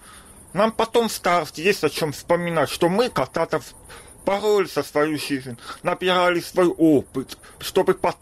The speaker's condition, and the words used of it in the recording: Deafness. Я плохо слышу, но говорить могу.